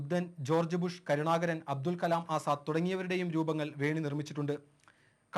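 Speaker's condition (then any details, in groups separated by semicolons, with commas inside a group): No condition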